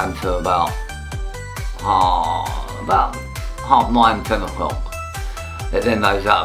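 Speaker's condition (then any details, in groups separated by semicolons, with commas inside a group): Tongue cancer; half tongue removed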